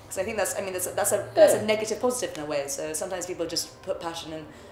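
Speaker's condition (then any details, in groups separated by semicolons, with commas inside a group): No condition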